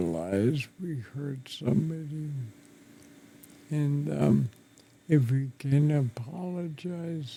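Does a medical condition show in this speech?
Yes: ALS; affects chest and throat.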